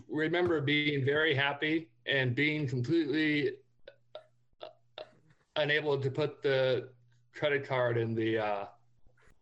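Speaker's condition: Stutter; past speech therapy; not currently in speech therapy; stutters most on own name, noticeable right away to new people; blocks

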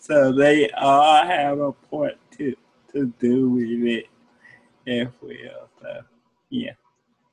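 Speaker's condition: Cerebral palsy; present from birth

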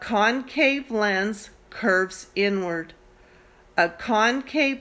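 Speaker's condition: No condition

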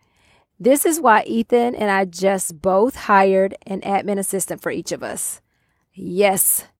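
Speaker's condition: No condition

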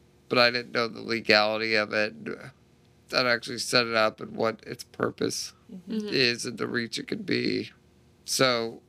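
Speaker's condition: Duchenne muscular dystrophy; too weak to walk

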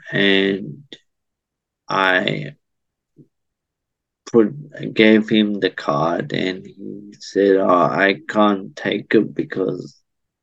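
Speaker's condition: Cerebral palsy

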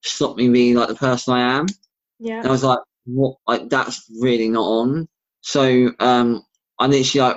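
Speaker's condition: Bilateral cleft lip and palate; congenital, severe

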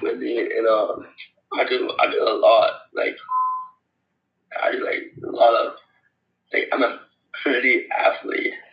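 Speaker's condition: Down syndrome; congenital, prenatal diagnosis at six months of pregnancy, heart surgery at 10 months old

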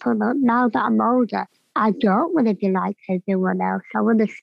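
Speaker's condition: Cleft palate; congenital, part of a rare disease, found at birth when crying, confirmed diagnosis at 3 years

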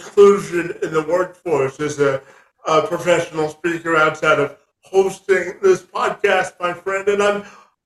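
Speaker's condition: Spastic quadriplegia cerebral palsy; spastic quadriplegia from birth, not enough oxygen in legs, cannot walk normally, told at age 9 of lifelong walker need

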